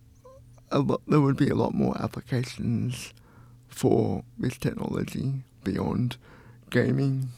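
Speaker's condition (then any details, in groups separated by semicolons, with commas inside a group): Cerebral palsy; cerebral palsy from birth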